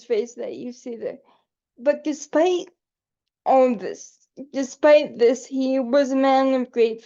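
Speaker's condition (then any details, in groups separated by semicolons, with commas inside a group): Cerebral palsy; able to articulate and speak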